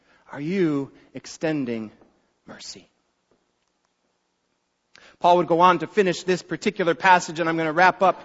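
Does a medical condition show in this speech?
No.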